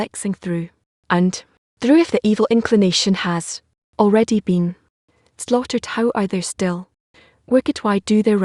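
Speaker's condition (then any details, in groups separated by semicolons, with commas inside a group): No condition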